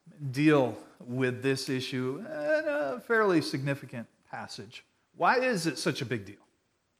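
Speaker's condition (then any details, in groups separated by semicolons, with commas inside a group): No condition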